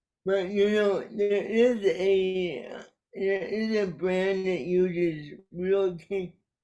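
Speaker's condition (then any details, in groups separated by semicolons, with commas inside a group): Cerebral palsy; caused by brainstem aneurysm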